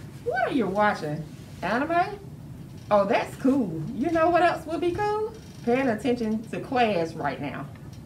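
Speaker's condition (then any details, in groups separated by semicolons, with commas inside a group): No condition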